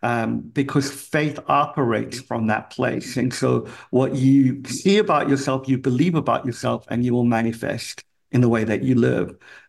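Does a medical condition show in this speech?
Yes: cleft palate; congenital, from birth, affects hearing; severe speech impediment as a kid, cleft palate impacts ability to speak.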